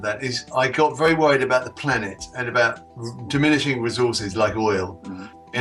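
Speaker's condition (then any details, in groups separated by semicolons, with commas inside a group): No condition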